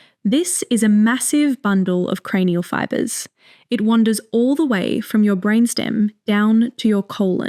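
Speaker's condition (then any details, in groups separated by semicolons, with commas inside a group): No condition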